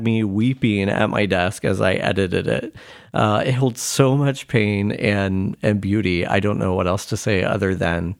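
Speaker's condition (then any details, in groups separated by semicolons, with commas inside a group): No condition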